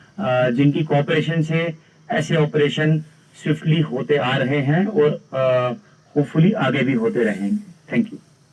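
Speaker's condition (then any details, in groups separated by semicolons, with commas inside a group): No condition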